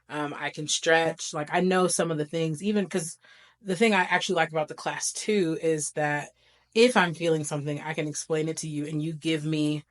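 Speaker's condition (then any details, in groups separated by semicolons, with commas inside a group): No condition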